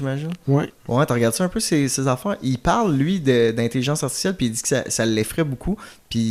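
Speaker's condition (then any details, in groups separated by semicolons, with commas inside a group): No condition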